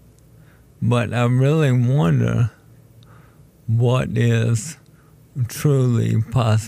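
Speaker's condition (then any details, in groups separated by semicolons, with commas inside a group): ALS; diagnosed almost 4 years ago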